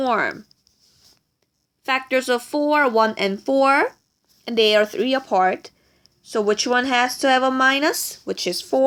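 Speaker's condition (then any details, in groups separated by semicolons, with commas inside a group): No condition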